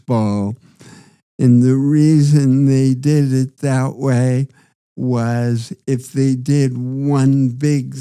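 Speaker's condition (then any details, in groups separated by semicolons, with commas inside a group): Parkinson's disease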